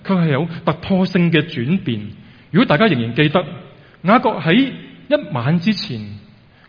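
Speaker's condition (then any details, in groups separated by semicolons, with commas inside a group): No condition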